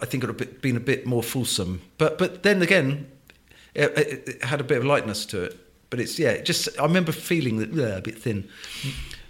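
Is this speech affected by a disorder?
Yes: stuttering; frequent stuttering; stutters quite a lot; here repeated sounds, repeated words.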